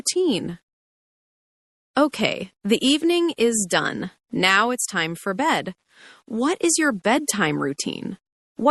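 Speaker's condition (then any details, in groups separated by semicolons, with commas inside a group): No condition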